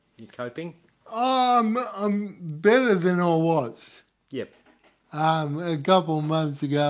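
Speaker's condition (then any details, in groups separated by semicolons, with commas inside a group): Cerebral palsy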